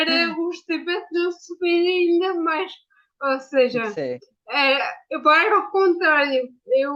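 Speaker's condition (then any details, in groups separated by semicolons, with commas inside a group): Ataxia after brain injury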